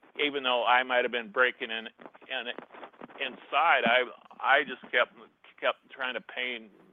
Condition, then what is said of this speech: Stuttering. But, you know, once I get into my topic and I get really involved, my words seem to flow, and I've been blessed from the Lord in that.